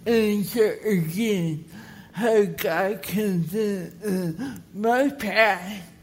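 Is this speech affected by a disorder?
Yes: cerebral palsy; cerebral palsy from lack of oxygen to brain at birth, forceps delivery, no breathing for 25 minutes.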